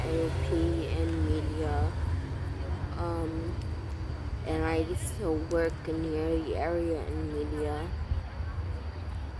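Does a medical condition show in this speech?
Yes: brain injury from AVM.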